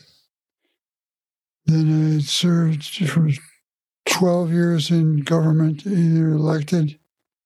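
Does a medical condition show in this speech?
Yes: Parkinson's disease; diagnosed about 2018 after failing heel-to-toe test, both arms unable to change guitar chords or strum; carbidopa-levodopa two tablets four times daily, Rocksteady Boxing Victor classes with Robin Barclay, physical therapy exercises; singing ability lost, partly from lack of practice, relies on amplifiers for volume.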